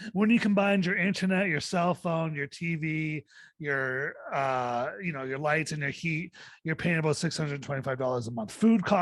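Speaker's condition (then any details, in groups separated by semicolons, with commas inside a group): No condition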